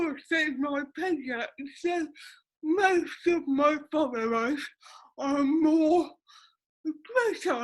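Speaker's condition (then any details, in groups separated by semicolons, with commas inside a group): Cerebral palsy; affects speech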